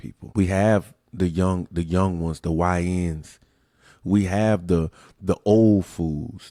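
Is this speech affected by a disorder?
No.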